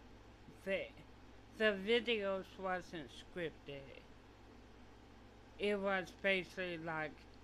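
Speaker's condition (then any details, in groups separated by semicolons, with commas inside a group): Mild cerebral palsy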